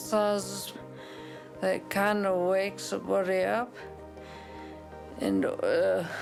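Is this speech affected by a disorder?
Yes: traumatic brain injury, severe; right-sided ataxia.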